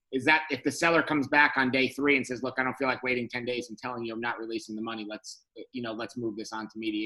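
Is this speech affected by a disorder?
No.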